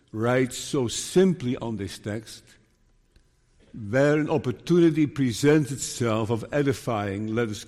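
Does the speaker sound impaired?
Yes: Parkinson's disease; sometimes stutters and blurs words, still preaching.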